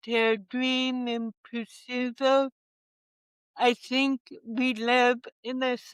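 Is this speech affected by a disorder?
Yes: cerebral palsy.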